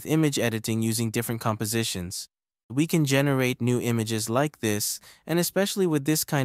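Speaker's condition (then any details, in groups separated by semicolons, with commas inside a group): No condition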